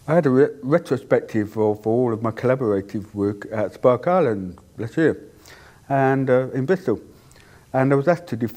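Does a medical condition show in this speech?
Yes: deafness; cannot hear own voice.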